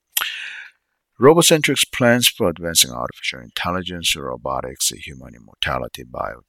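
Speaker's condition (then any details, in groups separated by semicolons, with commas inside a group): No condition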